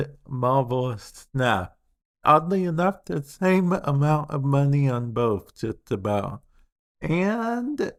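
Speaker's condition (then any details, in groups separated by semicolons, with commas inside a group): Cerebral palsy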